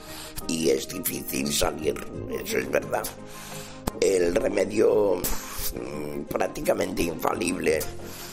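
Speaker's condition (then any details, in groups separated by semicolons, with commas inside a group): Partial laryngectomy; laryngeal cancer from heavy smoking, radiotherapy, chemotherapy, part of larynx removed, tracheoesophageal valve prosthesis; recovered from laryngeal cancer, wears tracheoesophageal valve prosthesis; voice via one-way tracheoesophageal valve, lung air exits through mouth, keeps swallowed material from lungs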